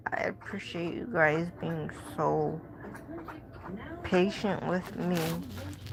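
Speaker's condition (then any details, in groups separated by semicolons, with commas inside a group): Cerebral palsy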